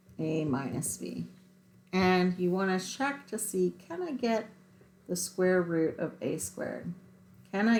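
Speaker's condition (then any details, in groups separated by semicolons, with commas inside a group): No condition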